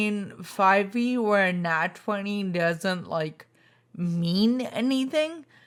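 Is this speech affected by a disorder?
Yes: spinocerebellar ataxia type 2, SCA2; tongue.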